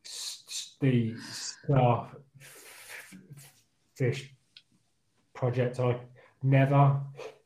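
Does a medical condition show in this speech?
Yes: stammer; stammer since childhood, hard reading aloud at school, phone calls, ordering train tickets, phone callers hung up thinking prank call; still stammers, lockdown impacted stammer, had mask made saying i stammer, you'll have to wait; sound, word and phrase repetitions, part-word repetitions, fillers like um and uh; here prolonged sounds.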